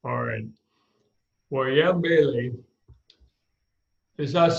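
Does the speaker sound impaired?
Yes: ALS; throat not responding when singing, could not reach notes, nephew brain surgeon in Boston heard voice change.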